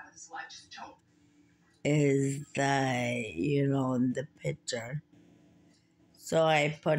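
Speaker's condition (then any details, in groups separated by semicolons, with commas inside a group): Muscular dystrophy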